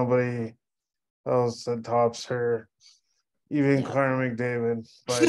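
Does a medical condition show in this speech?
Yes: cerebral palsy.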